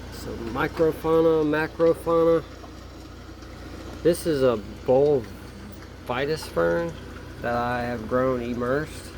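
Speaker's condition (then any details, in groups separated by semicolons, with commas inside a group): No condition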